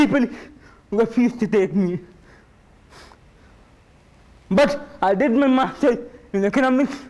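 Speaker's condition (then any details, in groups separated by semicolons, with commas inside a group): Cerebral palsy; effortful tongue control to slow speech pace, painful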